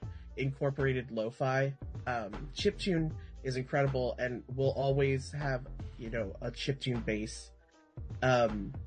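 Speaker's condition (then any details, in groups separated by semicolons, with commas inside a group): No condition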